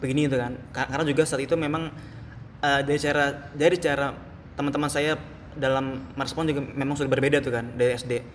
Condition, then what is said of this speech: Stuttering. Jadi memang kadang-kadang tuh bisa muncul tuh di kondisi-kondisi memang yang gak nyaman tadi karena juga di, di kondisi yang, yang misalkan kita ketemu dengan orang baru bisa juga